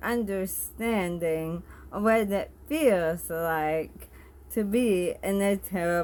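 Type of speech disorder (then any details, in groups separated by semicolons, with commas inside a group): Bulbar dysarthria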